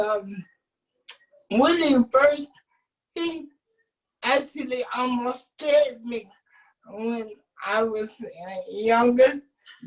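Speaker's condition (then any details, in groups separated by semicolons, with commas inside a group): Cerebral palsy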